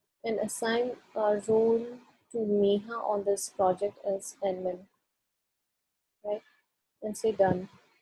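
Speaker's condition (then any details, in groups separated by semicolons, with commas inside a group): No condition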